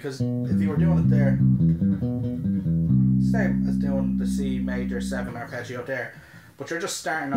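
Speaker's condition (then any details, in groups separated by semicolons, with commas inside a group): No condition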